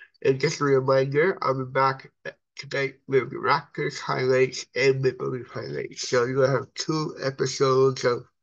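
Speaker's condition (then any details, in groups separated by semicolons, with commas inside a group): Cerebral palsy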